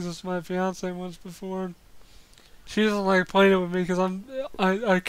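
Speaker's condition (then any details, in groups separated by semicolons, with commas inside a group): Cerebral palsy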